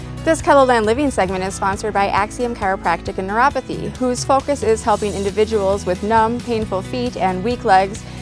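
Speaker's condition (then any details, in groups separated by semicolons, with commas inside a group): No condition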